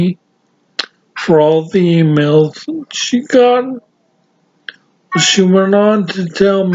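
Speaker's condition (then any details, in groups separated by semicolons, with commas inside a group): Severe traumatic brain injury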